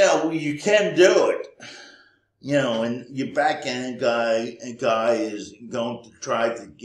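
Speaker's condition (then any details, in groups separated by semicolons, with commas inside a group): Cerebral palsy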